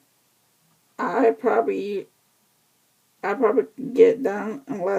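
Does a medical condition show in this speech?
Yes: cerebral palsy.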